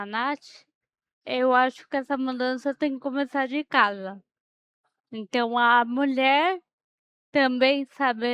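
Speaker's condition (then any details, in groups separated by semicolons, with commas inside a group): Cerebral palsy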